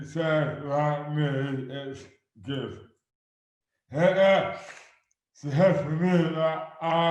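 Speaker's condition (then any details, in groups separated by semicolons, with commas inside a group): Dystonia; affects hands and speech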